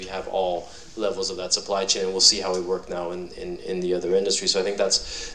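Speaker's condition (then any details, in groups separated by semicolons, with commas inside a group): No condition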